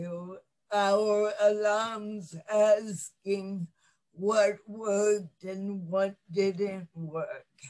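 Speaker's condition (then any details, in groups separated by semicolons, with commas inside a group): Cerebral palsy; lifelong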